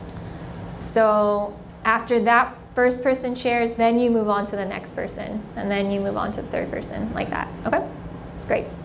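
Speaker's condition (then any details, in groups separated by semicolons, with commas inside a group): No condition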